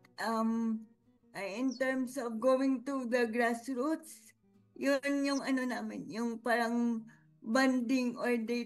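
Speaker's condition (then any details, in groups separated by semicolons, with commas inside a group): Cerebral palsy; cerebellum affected; speaking effortful, some difficulty talking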